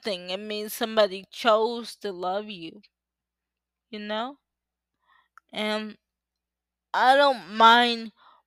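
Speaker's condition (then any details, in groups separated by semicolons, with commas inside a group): Cerebral palsy; uses power wheelchair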